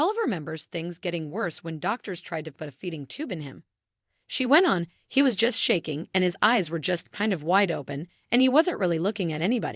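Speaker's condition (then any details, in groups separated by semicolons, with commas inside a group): No condition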